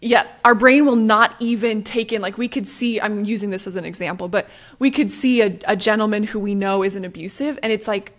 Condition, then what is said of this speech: None; typical speech.